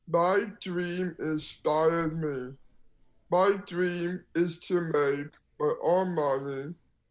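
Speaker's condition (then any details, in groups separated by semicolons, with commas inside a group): Down syndrome; congenital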